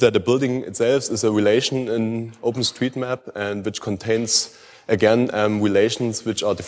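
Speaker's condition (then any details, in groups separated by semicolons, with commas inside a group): No condition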